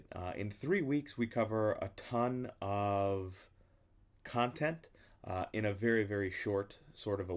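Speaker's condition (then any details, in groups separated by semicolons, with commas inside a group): No condition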